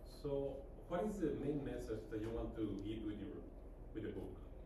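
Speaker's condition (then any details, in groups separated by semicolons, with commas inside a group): No condition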